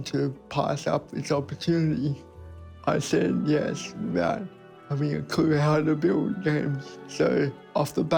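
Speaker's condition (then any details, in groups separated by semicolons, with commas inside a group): Cerebral palsy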